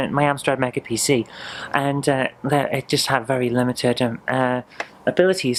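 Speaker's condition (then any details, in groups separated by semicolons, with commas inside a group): No condition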